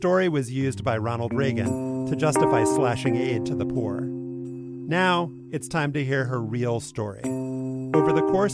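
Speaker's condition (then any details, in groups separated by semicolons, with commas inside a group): No condition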